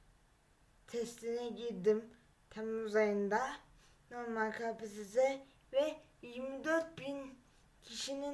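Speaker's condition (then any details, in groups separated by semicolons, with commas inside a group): Cerebral palsy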